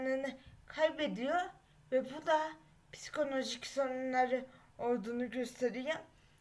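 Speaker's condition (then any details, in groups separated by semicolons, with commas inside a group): Cerebral palsy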